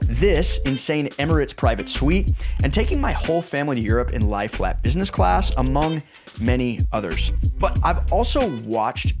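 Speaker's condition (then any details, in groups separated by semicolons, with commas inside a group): No condition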